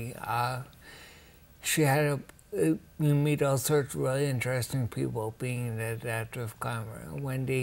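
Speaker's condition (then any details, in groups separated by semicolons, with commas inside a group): Ataxia; rare, progressive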